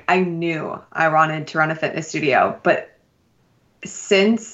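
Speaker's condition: No condition

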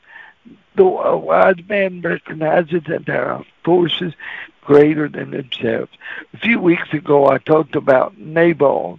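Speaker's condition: Cerebral palsy; can't talk plain when nervous

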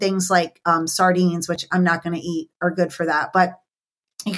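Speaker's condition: No condition

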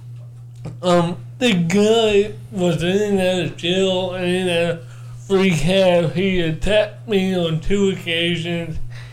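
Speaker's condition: Cerebral palsy; two months in incubator or ventilator as newborn

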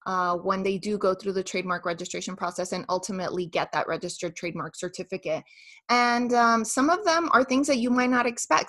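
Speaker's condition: No condition

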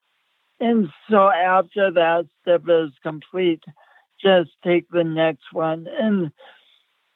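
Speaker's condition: Speech impediment; since childhood

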